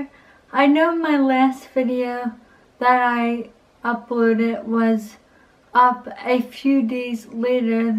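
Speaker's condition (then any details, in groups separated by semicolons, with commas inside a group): Cerebral palsy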